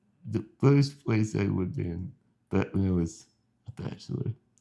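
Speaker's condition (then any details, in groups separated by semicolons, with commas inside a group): Spinal muscular atrophy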